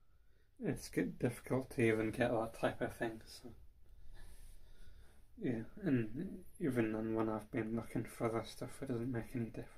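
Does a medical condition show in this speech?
Yes: cerebral palsy.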